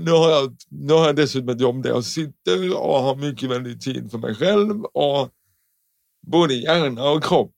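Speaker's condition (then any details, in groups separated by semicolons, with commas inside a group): Cerebral palsy; speech impediment, sounds not quite like others, speech therapy in childhood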